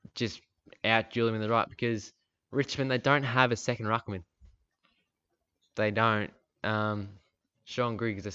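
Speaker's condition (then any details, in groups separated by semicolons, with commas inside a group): No condition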